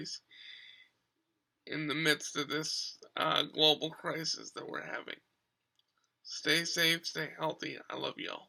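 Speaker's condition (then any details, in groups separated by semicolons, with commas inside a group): Cerebral palsy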